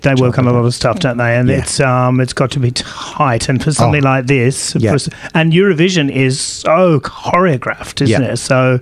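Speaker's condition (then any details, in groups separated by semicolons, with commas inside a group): No condition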